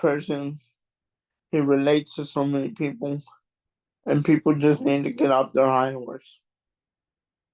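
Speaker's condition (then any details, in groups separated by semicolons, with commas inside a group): Cerebral palsy; mild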